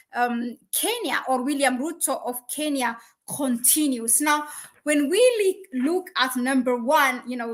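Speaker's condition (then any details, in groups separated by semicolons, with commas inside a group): No condition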